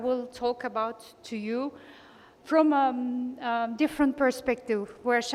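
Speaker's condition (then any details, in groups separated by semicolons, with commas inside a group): No condition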